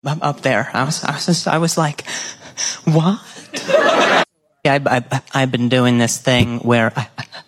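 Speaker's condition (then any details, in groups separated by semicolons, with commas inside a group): Stutter from brain injury, acquired neurogenic; softball injury at age 20, left brain damage, speech and left-side motor skills affected; more pronounced than host's; repeated sounds, prolonged sounds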